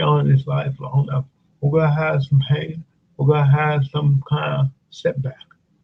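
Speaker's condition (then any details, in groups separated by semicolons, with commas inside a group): Cerebral palsy; speech affected at times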